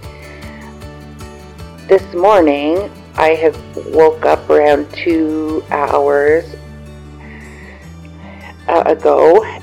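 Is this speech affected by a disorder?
Yes: aphasia after stroke; aphasia caused by stroke; in speech therapy, several therapists; words clear in mind but jumbled when speaking, language problems, conversation and turn-taking difficult.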